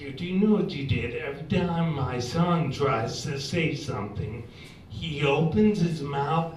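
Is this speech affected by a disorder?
Yes: ataxia; progressive, affects balance and speech.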